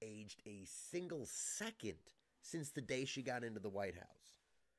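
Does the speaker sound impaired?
No.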